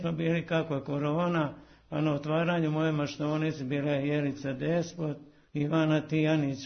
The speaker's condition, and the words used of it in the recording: Parkinson's disease. I vi imate poteškoća zdravstvenih, bolujete od Parkinsonove bolesti, ali se naravno to ne vidi na radiju, mi pričamo najnormalnije, uspevate i da prevaziđete te teškoće, nije to lako.